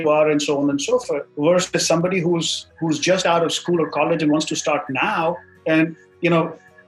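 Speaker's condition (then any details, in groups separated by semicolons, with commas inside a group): No condition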